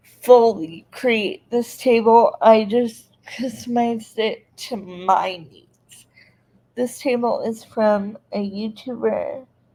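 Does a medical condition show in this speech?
Yes: cerebral palsy.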